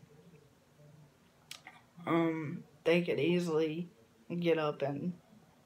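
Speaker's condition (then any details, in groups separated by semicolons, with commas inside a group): Cerebral palsy; from birth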